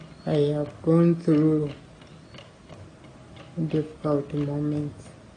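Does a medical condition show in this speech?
Yes: cerebral palsy.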